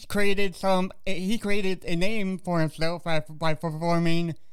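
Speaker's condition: Cerebral palsy; walks with walker

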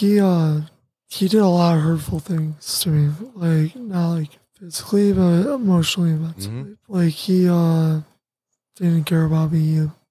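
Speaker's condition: Tracheostomy; voice lost at first, spelled on communication board, voice later regained, cuff inflated at night stops talking

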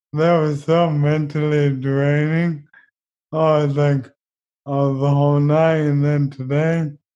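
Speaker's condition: ALS; young onset

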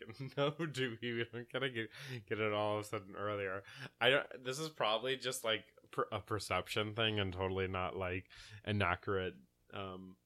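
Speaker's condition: No condition

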